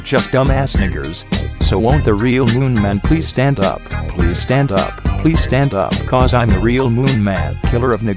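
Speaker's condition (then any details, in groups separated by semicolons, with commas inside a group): No condition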